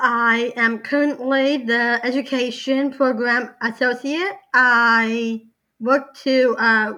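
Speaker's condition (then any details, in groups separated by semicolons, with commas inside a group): Down syndrome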